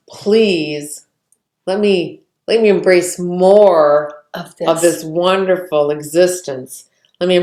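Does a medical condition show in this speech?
No.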